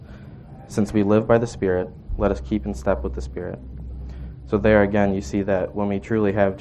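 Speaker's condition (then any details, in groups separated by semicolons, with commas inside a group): No condition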